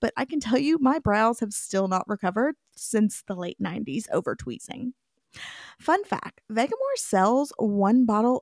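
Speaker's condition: No condition

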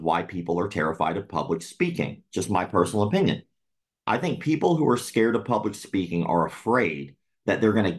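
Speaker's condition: Cleft lip and palate; speech impediment

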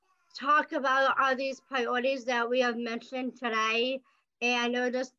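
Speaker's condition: Down syndrome

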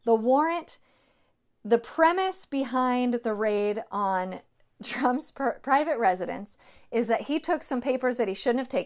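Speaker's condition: No condition

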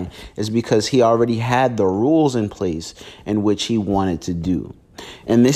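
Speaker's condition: No condition

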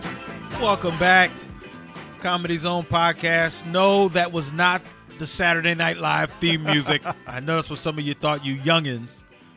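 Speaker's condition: No condition

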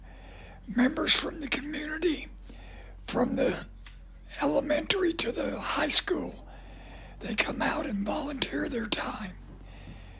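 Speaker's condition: Voice damage from cancer; ongoing cancer fight

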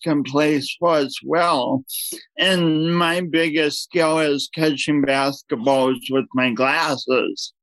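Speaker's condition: Speech impediment from birth injury; pronounced speech impediment, difficulty saying word umbilical, voice differs noticeably, listeners need cues to understand

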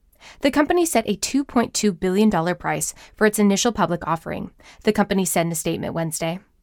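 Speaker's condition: No condition

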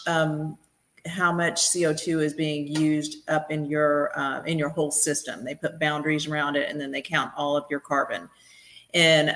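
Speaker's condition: No condition

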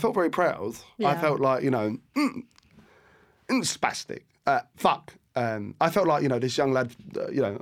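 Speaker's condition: Tourette's syndrome; childhood onset after minor ski accident, vocal tics four or five months later, relapsing with dormant spells; more vocal than when younger, visibly twitching, partly from nervousness; involuntary vocal tics including swearing and vulgar language

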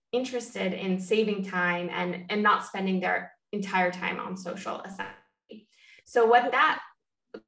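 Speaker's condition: No condition

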